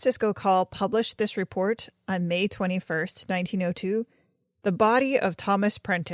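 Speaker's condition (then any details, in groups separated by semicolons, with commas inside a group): No condition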